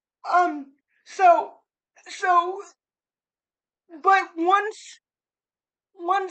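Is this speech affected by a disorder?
Yes: cerebral palsy; spastic.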